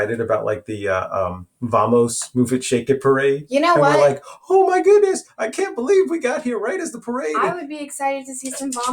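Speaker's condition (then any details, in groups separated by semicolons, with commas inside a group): No condition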